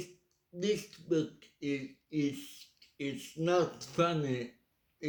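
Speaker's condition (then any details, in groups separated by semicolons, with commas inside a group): Cerebral palsy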